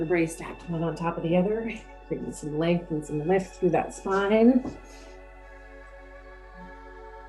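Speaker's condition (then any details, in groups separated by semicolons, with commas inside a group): No condition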